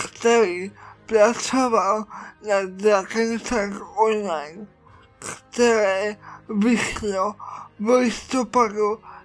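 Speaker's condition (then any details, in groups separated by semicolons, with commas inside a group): Cerebral palsy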